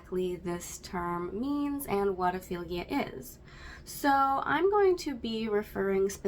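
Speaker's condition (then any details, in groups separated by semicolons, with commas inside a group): No condition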